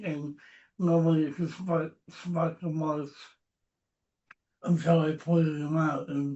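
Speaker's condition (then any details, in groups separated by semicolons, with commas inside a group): Cerebral palsy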